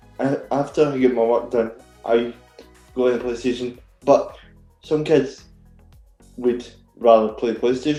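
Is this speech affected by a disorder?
Yes: cerebral palsy; very rigid body.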